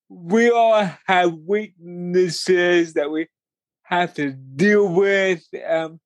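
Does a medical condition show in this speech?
Yes: cerebral palsy; speech impediment, talks slower, speech noticeable to listeners on phone.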